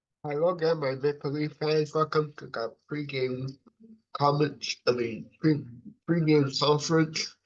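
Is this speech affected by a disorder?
Yes: cerebral palsy.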